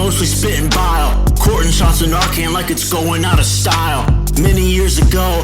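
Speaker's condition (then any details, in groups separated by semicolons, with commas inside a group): No condition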